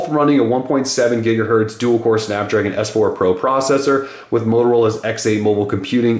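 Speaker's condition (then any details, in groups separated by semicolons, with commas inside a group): No condition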